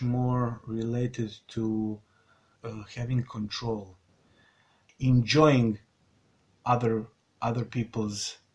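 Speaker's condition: Stuttering; stutter since childhood, continuing into adulthood; still stutters; repeated words, prolonged sounds

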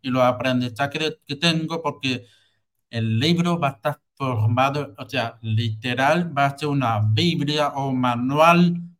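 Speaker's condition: Hearing loss with cochlear implant; implant electrically stimulates cochlea

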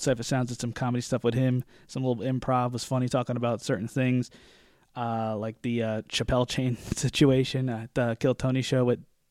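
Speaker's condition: No condition

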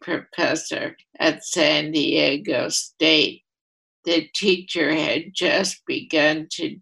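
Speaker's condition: ALS, primary lateral sclerosis; voice affected

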